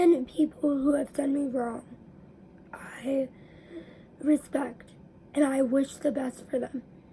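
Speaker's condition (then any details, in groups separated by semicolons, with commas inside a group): Cerebral palsy; spastic diplegia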